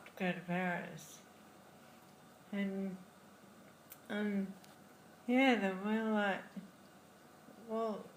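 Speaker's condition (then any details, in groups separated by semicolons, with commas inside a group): Friedreich's ataxia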